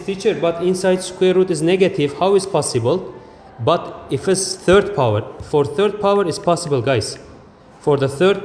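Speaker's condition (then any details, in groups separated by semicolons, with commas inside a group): No condition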